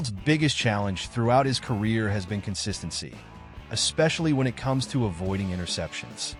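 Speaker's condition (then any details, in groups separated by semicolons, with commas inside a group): No condition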